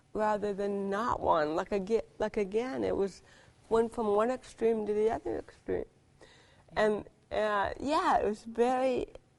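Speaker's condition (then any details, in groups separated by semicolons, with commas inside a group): Cerebral palsy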